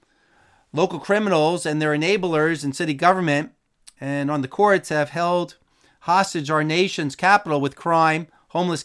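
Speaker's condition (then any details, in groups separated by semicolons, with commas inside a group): No condition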